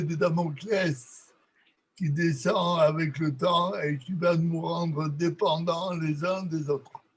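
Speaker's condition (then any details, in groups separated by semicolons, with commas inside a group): Cerebral palsy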